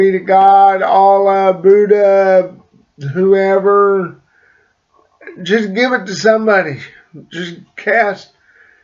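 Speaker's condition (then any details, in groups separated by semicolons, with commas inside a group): Cerebral palsy; slight speech impediment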